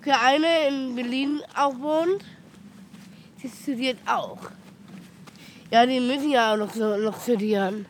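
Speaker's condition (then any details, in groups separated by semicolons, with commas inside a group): Down syndrome; features visible at birth, glasses from age two, tongue control training, gymnastics, ballet, flute lessons; still very small, goes to karate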